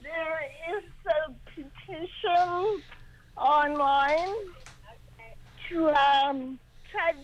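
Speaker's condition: Cerebral palsy, mild

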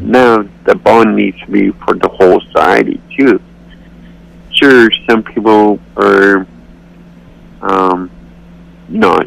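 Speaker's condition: Cerebral palsy; declined voice surgery due to risk of losing speech

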